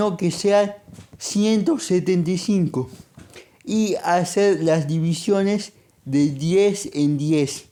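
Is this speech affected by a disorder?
Yes: cerebral palsy; monthly medication.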